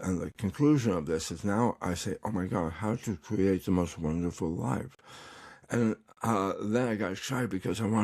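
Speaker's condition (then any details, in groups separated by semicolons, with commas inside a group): Tongue cancer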